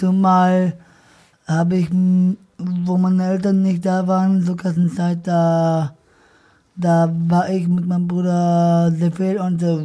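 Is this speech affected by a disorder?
Yes: Down syndrome; trisomy 21 from birth, born five weeks early, emergency surgery after birth in Hannover, formerly wore back corset; age 26.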